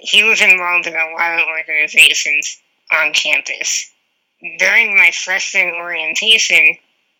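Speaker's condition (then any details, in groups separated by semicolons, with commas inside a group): Spinal muscular atrophy; wheelchair user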